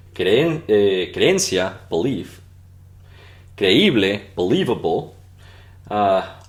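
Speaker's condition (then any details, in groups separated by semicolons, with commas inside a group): No condition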